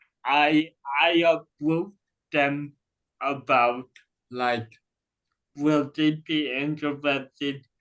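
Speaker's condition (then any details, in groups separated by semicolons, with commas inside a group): Cerebral palsy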